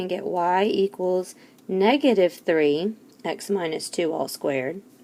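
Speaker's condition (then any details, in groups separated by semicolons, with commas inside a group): No condition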